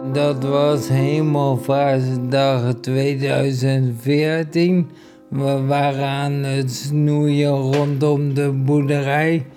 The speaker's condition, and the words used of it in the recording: ALS (motor neuron disease). Voor mijn gevoel heeft het vooral qua spraak en slikken en qua benauwdheid geholpen.